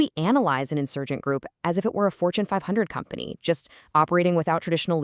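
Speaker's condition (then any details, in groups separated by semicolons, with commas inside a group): No condition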